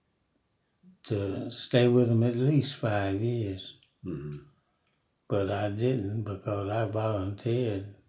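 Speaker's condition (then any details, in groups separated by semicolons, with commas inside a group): Parkinson's disease; fallen 19 times in yard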